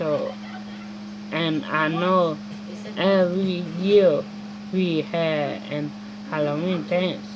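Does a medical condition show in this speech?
Yes: mild cerebral palsy.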